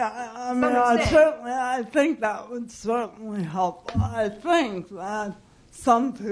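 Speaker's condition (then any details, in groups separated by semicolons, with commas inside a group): Cerebral palsy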